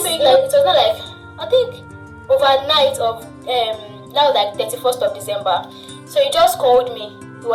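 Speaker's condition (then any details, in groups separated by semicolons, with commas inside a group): No condition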